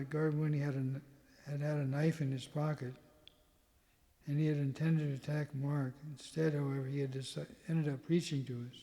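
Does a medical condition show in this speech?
Yes: Parkinson's; tremor.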